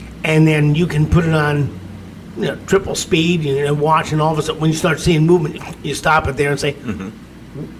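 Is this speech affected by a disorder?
No.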